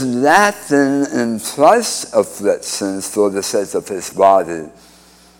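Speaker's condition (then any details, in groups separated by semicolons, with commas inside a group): Speech impediment after cancer surgery; chemotherapy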